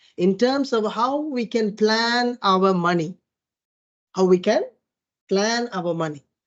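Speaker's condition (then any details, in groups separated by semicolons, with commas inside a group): No condition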